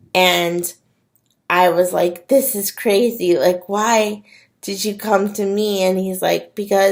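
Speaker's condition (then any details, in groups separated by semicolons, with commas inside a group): Cerebral palsy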